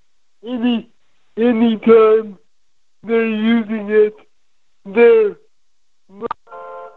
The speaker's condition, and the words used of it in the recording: Cerebral palsy. Okay, operator here, I was able to hear how I was able to personalize my own apartment by, and then I heard walls.